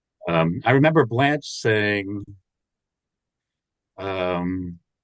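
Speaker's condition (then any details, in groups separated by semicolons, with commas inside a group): No condition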